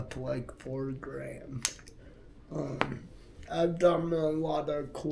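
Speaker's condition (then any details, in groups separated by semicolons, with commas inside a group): Multiple sclerosis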